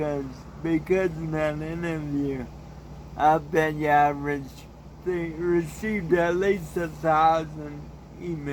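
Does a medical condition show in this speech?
Yes: cerebral palsy.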